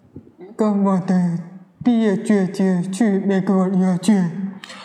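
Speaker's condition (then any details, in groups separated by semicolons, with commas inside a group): Hearing impairment; speech not very clear, others may not understand her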